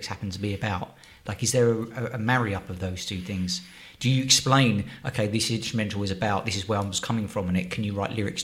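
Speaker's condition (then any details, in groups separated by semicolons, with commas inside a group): No condition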